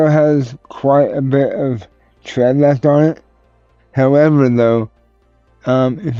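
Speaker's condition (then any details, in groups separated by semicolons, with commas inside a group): Cerebral palsy; tends to mess up words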